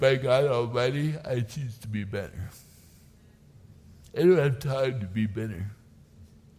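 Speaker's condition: Cerebral palsy; from birth

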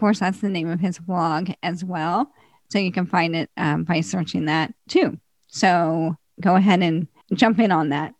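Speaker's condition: ALS; ALS for over 17 years, progressive; voice already not great when podcast started, progressively worsening

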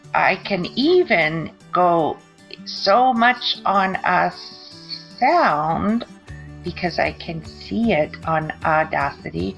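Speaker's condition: Aphasia after stroke; aphasia caused by stroke; word-finding trouble, many pauses and mistakes, non-fluent, speaking tiring like translating, fluent voice only briefly

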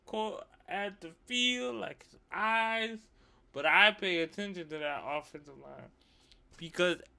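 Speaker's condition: Cerebral palsy; wheelchair user; fluent, no slur, not slow, sounds loud when passionate

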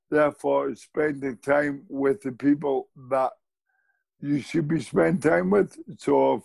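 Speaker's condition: Motor neurone disease; host calls speech eloquent

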